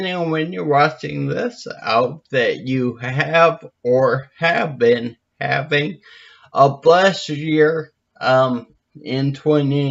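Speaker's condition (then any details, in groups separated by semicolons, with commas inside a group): Brain injury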